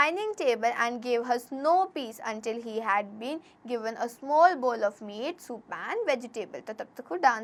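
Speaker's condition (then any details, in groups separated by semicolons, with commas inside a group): No condition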